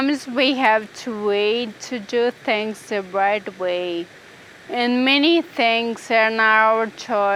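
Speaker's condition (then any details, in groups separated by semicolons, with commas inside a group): Friedreich's ataxia; progressive, walking difficult when fatigued, future wheelchair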